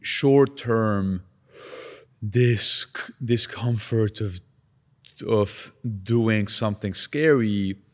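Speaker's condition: Stutter; lifelong severe stutter, resulting severe social anxiety, public speaking and meditation against fear since 5 years; still stutters, states stutter openly to listeners; severe speech impediment lifelong, avoided speaking growing up in Lebanon, chose silence against negative reactions; repeated sounds, repeated words, prolonged sounds

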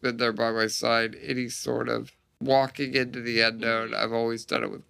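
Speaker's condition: Duchenne muscular dystrophy; too weak to walk

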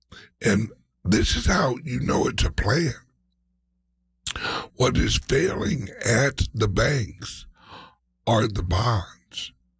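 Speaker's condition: Speech impediment, mild; slight speech impediment

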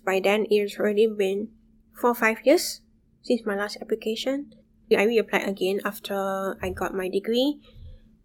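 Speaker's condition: Bilateral sensorineural hearing loss, sensorineural, bilateral; severe right, profound left; left profound since young

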